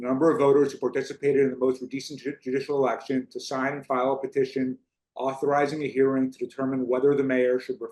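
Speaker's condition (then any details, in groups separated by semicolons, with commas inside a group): No condition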